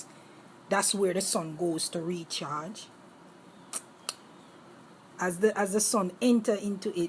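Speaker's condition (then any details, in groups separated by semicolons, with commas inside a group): No condition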